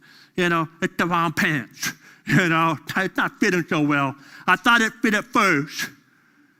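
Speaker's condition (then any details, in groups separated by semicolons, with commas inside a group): Deafness; deaf during school years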